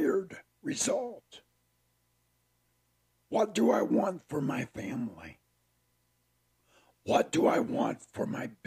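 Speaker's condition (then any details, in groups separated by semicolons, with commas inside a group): Throat cancer; tracheostomy tube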